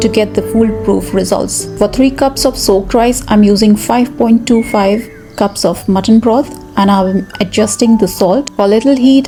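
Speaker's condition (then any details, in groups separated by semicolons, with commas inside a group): No condition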